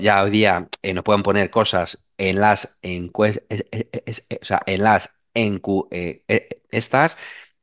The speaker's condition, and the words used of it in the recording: Stuttering. A lo mejor si tartamudeo más de lo normal, yo me río, me paro, joder, pues vaya día que llevo hoy, ¿no?